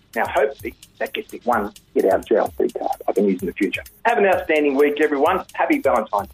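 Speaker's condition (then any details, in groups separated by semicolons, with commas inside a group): No condition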